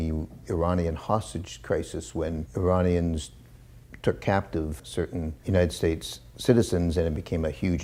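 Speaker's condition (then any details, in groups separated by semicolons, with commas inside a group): No condition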